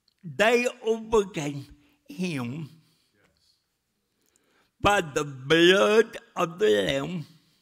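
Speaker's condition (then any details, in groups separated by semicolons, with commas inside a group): Cerebral palsy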